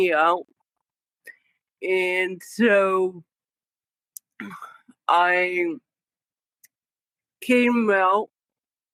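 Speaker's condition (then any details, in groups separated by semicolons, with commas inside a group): Cerebral palsy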